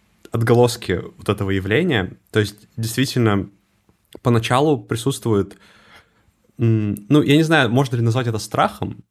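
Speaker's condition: No condition

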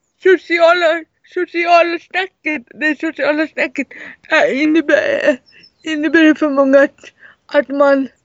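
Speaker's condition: Cerebral palsy, severe

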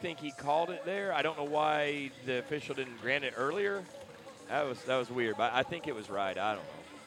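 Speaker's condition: No condition

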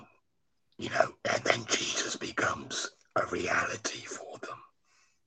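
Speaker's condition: Laryngectomy after cancer; voice box removed after cancer

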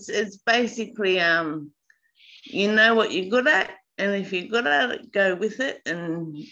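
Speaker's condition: Slurred speech after brainstem stroke, mild

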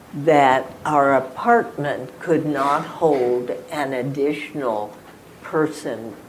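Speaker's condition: Spasmodic dysphonia; ALS

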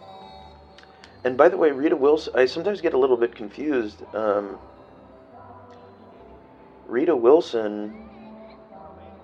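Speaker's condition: No condition

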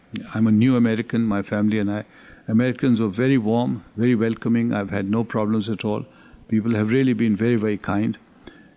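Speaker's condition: No condition

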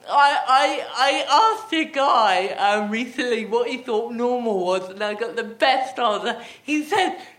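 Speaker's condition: Athetoid cerebral palsy; with myotonia and ataxia

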